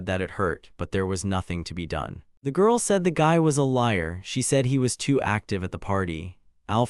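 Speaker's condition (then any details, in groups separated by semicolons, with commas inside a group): No condition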